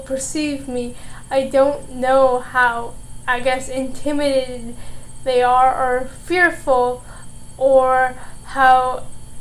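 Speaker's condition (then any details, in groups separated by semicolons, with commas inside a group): Cerebral palsy, mild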